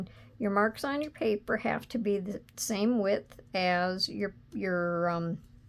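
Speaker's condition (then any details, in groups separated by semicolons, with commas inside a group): No condition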